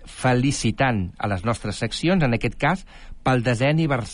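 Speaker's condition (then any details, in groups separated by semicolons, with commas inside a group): No condition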